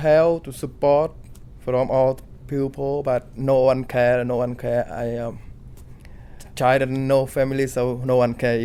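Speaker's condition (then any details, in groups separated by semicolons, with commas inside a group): No condition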